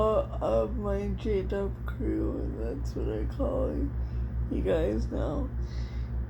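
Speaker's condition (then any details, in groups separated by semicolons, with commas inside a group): Cerebral palsy; speech somewhat affected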